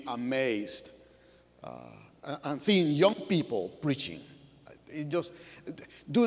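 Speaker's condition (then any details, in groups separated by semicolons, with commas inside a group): No condition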